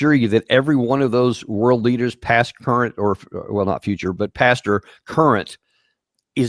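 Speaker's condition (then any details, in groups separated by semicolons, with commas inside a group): No condition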